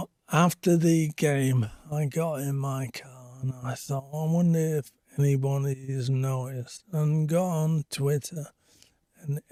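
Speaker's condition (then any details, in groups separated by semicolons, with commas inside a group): Speech apraxia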